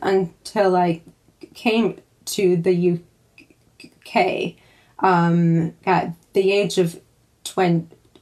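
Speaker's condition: Stammering; stammer since childhood; stammer somewhat unpredictable, switches words to hide it less than most people who stammer; blocks

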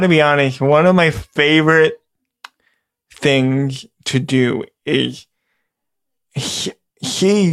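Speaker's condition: Cerebral palsy; wheelchair user

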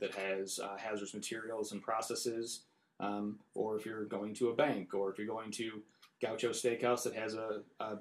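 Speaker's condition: No condition

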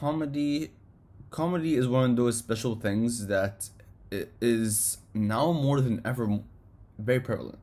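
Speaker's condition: Stutter; repeated sounds, repeated words

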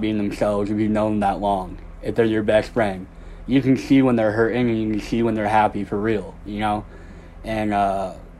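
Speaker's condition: Cleft lip and palate; one more surgery left

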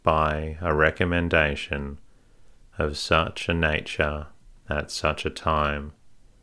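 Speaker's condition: No condition

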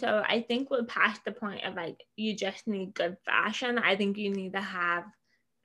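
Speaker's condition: Hearing loss

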